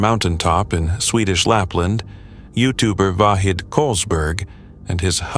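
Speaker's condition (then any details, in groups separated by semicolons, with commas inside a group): No condition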